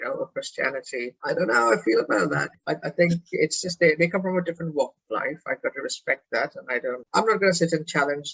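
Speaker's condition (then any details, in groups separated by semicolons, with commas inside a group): No condition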